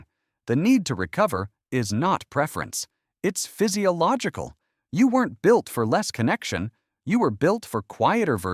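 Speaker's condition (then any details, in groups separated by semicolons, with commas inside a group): No condition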